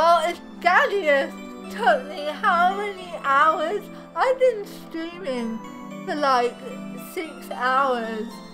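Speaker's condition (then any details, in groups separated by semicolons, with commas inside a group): Cerebral palsy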